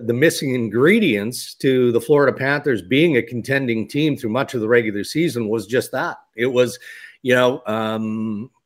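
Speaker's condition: No condition

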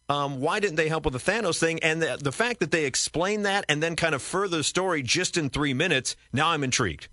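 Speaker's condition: No condition

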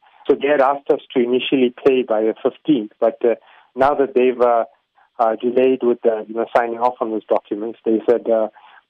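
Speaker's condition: No condition

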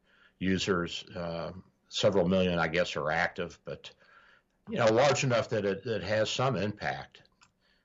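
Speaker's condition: No condition

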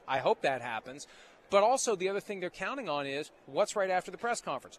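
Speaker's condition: No condition

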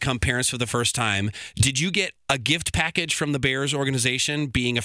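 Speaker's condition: No condition

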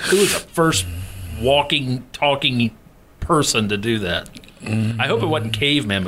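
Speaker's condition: No condition

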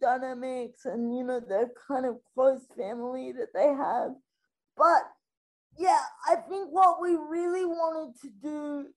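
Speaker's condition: Spastic quadriplegic cerebral palsy

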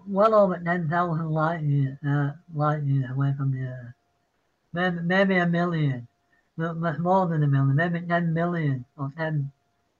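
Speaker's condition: Parkinson's; apologizes mid-sentence

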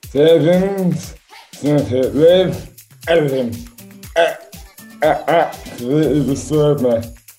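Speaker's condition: Dystonia; affects speech and hands

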